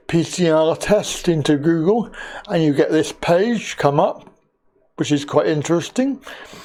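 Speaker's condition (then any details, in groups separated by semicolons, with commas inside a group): Cerebral palsy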